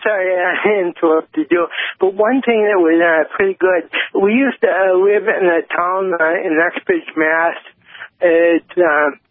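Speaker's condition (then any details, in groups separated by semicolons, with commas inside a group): Cerebral palsy; lifelong, diagnosed at age 55, others long mistook person for drunk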